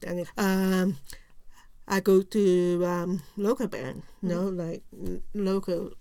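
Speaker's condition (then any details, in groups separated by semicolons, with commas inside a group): Profound deafness; no cochlear implant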